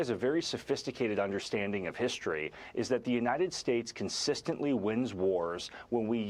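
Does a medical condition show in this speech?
No.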